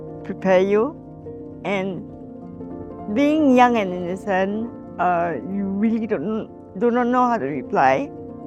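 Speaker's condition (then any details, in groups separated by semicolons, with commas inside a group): Cerebral palsy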